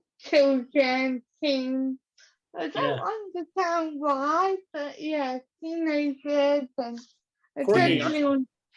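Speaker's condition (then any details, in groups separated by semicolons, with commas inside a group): Cerebral palsy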